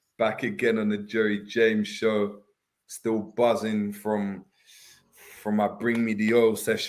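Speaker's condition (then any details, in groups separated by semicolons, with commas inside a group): No condition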